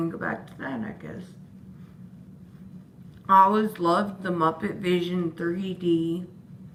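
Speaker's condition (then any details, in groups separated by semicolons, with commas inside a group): Disability causing slurred speech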